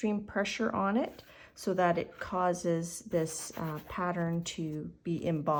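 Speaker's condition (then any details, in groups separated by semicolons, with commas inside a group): No condition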